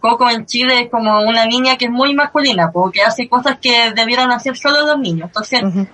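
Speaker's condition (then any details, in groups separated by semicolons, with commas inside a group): Cleft lip and palate; fissure present in kindergarten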